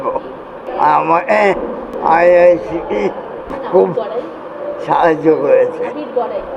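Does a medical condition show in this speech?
Yes: cerebral palsy.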